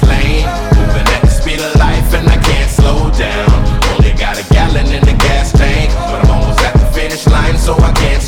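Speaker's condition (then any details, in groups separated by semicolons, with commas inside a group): No condition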